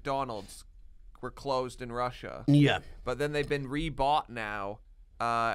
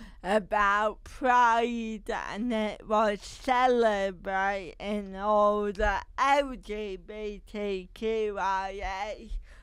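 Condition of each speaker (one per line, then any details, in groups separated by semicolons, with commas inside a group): No condition
Cerebral palsy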